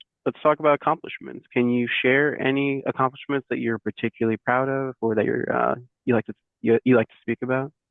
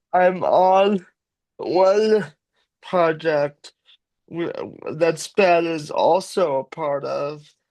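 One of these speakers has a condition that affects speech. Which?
The second: cerebral palsy; cerebral palsy from birth, uses wheelchair.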